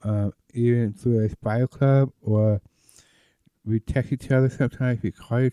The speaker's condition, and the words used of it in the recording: Down syndrome. Stuff I do need help with is communicating, you know, more, like, at work.